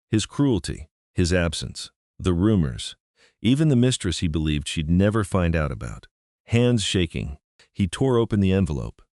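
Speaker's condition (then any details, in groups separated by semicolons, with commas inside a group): No condition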